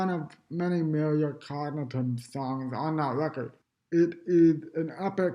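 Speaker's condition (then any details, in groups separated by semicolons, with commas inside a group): Cerebral palsy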